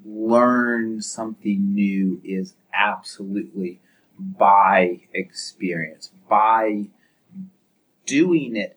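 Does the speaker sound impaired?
Yes: stuttering; present for at least 10 to 12 years, speaking practice through Toastmasters, National Stuttering Association, TESA; severe stuttering; here prolonged sounds.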